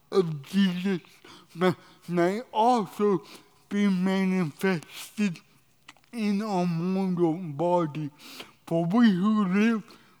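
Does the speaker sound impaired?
Yes: cerebral palsy; cerebral palsy from birth at St. Edward's (now Mercy Hospital), doctors predicted no walking or talking.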